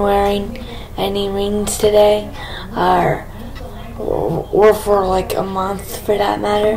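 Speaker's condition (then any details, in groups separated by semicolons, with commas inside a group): Cerebral palsy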